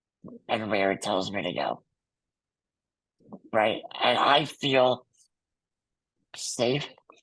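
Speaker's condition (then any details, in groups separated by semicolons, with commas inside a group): Muscular dystrophy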